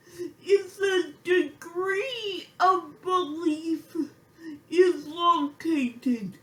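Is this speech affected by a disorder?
Yes: physical speech impairment.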